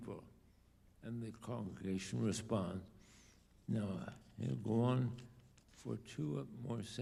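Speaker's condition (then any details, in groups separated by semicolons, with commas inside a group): ALS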